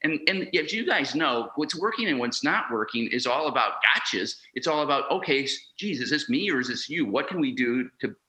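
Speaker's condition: No condition

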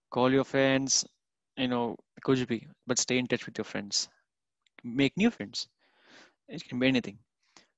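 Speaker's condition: No condition

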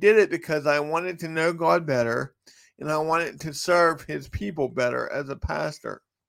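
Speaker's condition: Cerebral palsy; affects walk and speech

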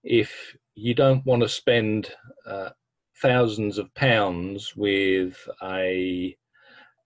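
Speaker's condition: Stammering; stammered over 40 odd years; recovering stammerer, uses a means of control, ongoing Starfish Project support, 15 years Toastmasters training; occasional stammers and stumbles, completely manageable, effortless speech, not fully fluent; prolonged sounds

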